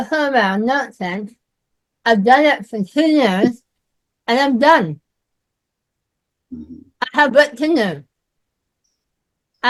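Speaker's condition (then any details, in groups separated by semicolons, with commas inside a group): Myasthenia gravis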